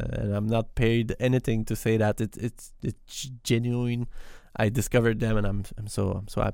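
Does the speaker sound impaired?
No.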